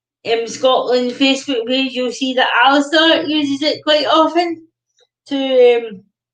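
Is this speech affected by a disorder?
Yes: cerebral palsy.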